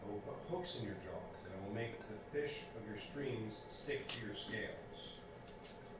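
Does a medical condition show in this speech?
No.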